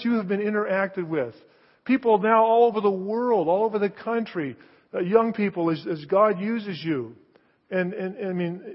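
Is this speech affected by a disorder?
No.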